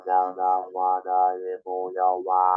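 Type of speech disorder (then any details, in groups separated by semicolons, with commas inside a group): Electrolarynx speech; electrolaryngeal speech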